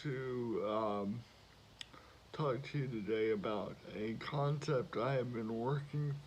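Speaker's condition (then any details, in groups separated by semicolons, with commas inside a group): Cerebral palsy; speaks slower at times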